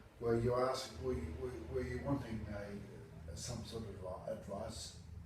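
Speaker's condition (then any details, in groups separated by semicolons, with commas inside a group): Acquired brain injury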